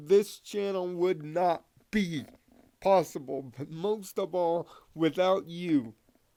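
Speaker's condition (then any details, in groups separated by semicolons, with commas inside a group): Cerebral palsy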